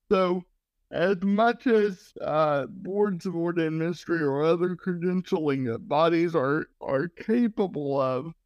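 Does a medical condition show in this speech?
Yes: cerebral palsy.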